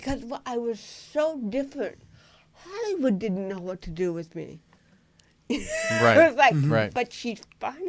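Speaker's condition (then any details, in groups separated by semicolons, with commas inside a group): Cerebral palsy; lifelong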